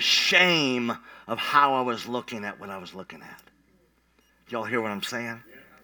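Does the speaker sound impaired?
Yes: cleft palate; once stopped breathing.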